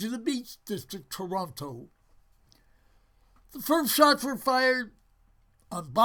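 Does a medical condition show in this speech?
Yes: Parkinson's.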